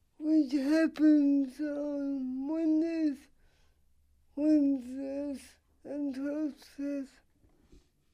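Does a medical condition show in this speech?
Yes: cerebral palsy; including getting up.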